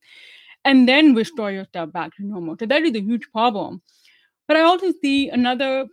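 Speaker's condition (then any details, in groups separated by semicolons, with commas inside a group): Deafness, meningitis-caused; deaf since age 4 from severe meningitis, relearned English and how to speak; about 10 years of speech therapy, often told speaks really well for deaf person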